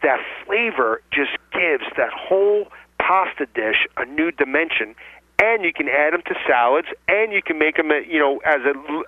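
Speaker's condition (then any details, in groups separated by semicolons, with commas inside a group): No condition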